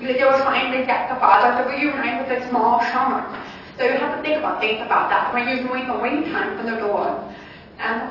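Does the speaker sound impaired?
Yes: deafness; relies on train visual monitors, windows and doors for station information.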